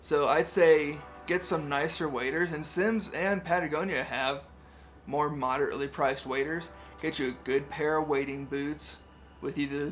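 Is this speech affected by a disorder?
No.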